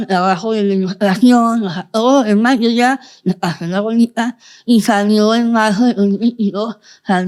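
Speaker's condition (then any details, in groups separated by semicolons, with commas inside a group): Moebius syndrome, congenital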